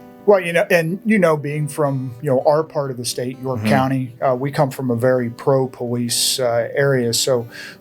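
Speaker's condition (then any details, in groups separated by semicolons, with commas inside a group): No condition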